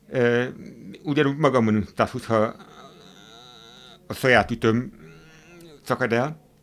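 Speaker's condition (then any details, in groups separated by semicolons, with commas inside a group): Hearing impairment, hard of hearing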